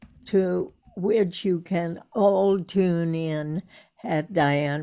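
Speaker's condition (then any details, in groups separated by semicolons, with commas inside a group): Spasmodic dysphonia; many listeners thought stroke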